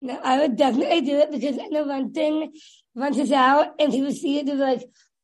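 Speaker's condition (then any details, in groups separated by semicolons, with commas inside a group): Down syndrome; developmental disability from birth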